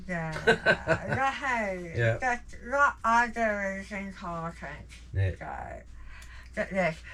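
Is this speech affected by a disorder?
Yes: jaw cancer surgery; tracheostomy.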